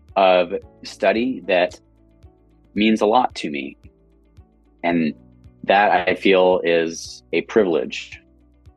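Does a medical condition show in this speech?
Yes: stuttering, developmental; stuttering since childhood, persists into adulthood; still stutters as an adult, attends Toastmasters group at Vanderbilt for people who stutter; here prolonged sounds.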